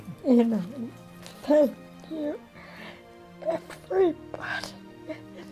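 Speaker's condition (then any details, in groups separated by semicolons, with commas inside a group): Multiple sclerosis; diagnosed mid-40s, deteriorating; speech became very difficult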